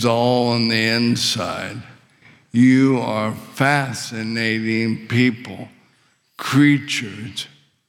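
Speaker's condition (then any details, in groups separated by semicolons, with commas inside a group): ALS; swallowing difficulty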